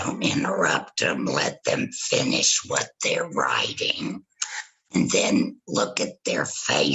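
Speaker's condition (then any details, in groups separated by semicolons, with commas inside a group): Laryngectomy after cancer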